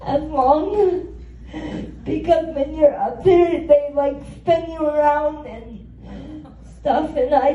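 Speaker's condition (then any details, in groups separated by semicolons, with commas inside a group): Cerebral palsy; spastic quadriplegia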